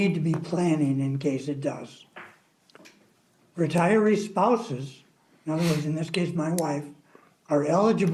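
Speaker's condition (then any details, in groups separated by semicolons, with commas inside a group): ALS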